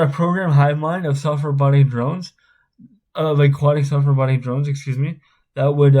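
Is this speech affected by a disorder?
Yes: spastic cerebral palsy.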